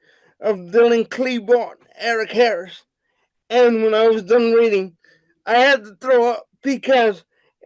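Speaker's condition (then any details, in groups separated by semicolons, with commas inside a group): Cerebral palsy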